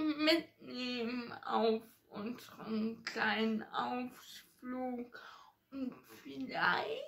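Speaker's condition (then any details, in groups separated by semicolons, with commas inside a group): Ataxia; ataxia affecting hands and fingers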